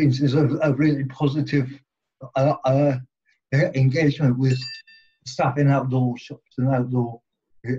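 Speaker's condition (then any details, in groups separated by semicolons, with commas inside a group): Cerebral palsy; present from birth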